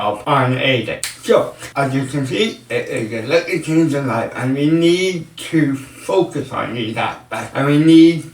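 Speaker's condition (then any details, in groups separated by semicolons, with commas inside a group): Cerebral palsy; mild, ataxic type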